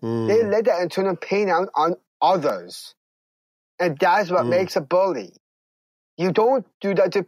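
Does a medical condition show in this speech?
Yes: Down syndrome; congenital, extra genetic material on chromosome 21.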